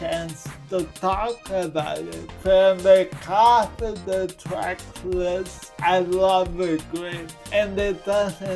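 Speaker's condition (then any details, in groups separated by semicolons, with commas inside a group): Cerebral palsy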